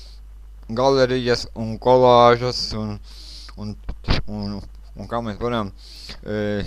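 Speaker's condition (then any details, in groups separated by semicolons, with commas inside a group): Cerebral palsy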